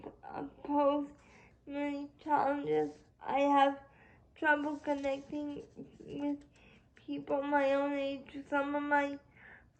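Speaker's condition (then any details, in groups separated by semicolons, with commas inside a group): Cerebral palsy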